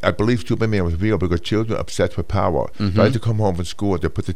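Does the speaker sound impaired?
Yes: hearing loss; congenital hearing loss, about 80%, two hearing aids whole life; cochlear implant about a year ago, improved clarity and hearing own speech; severe speech impediment from childhood, Mr. Universe interview in Geneva unusable, worked changing speaking and voice.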